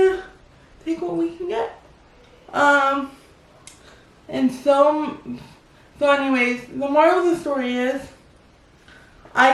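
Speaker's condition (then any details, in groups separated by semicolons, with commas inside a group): Cerebral palsy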